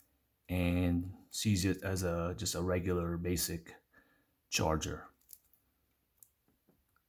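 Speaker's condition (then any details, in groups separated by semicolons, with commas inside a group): No condition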